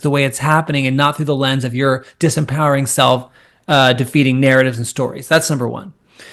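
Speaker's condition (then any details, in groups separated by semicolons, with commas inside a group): No condition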